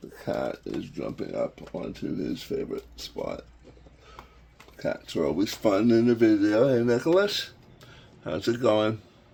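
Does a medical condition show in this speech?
Yes: tongue cancer surgery, tongue graft; glossectomy, tongue cancer.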